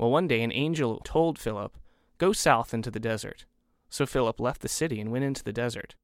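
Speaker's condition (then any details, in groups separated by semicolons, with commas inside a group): No condition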